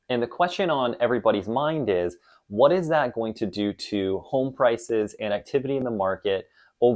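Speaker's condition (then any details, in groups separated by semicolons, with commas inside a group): No condition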